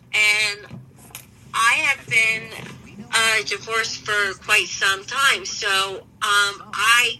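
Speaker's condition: Aphasia and traumatic brain injury; stroke survivor, nystagmus in both eyes, right-eye contact lens blocking vision; current covid-19 infection despite two shots and booster, poor appetite, smell and taste intact

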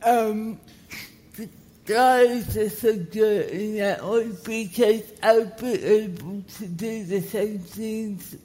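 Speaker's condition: Cerebral palsy; forceps delivery

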